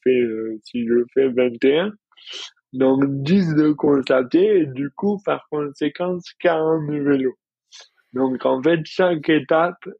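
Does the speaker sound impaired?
Yes: dystonia; rare neurological dystonia, involuntary muscle contractions, onset in childhood, daily physical effort, heavier for past 5 years.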